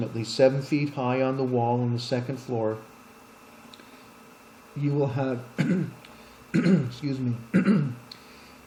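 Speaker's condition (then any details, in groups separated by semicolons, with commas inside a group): No condition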